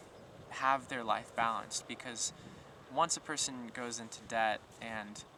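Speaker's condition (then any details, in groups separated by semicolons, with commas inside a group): No condition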